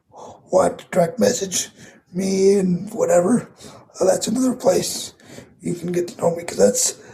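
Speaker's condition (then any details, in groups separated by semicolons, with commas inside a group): Cerebral palsy; voice audibly affected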